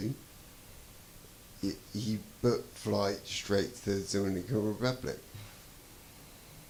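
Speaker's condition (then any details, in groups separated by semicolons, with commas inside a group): Traumatic brain injury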